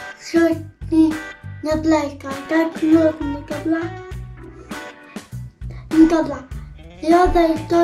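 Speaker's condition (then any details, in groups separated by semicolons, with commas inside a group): Cerebral palsy; cannot walk independently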